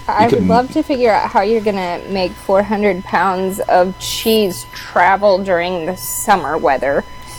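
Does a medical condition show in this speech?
No.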